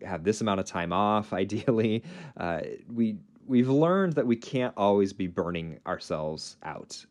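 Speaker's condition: No condition

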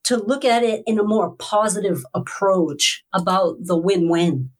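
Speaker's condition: No condition

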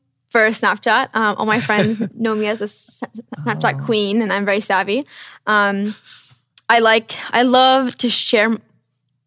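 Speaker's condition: Stutter; severe, onset at age 3 or 4, many years of speech therapy; improved, no longer blocking; long-standing difficulty expressing self verbally, hard to order pizza on the phone; prolonged sounds

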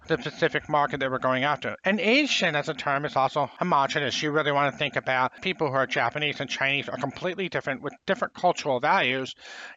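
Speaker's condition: Profound hearing loss, congenital

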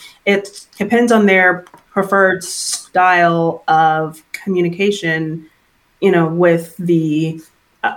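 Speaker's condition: Stuttering; stuttering since around age 3 or 4; still stutters at times, apprehension about speaking fluently; stutters sometimes, at times avoids speaking situations, anxiety about fluent understandable speech; prolonged sounds

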